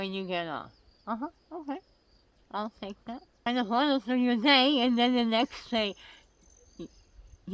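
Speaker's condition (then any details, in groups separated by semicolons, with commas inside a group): Oral cancer; tracheostomy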